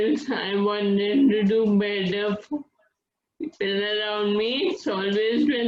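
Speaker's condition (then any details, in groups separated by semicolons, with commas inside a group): Friedreich's ataxia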